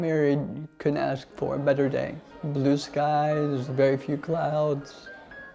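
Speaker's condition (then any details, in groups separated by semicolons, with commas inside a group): ALS; still has voice, voice loss expected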